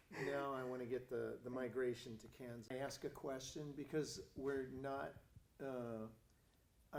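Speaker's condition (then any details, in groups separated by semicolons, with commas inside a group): No condition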